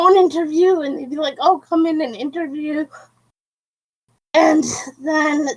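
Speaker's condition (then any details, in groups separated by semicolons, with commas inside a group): Cerebral palsy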